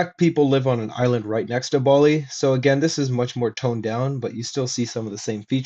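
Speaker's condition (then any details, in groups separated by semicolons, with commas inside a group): No condition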